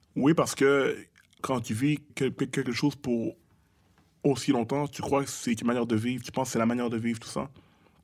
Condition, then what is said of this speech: Stuttering. Tu es un des rappeurs québécois qui est capable de rapper le plus vite.